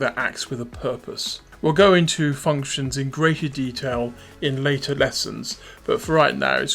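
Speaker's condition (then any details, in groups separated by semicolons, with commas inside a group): No condition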